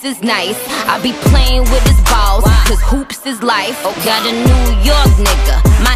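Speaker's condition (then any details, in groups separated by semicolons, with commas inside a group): No condition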